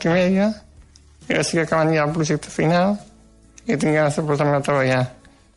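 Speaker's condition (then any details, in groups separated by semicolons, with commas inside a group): Duchenne muscular dystrophy; housebound, no longer able to eat, moves only head and legs slightly, postural pain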